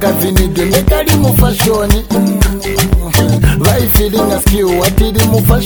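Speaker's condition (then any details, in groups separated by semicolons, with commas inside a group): No condition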